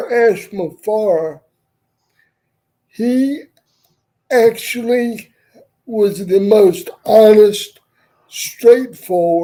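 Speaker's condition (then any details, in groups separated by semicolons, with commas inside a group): Cerebral palsy; wheelchair user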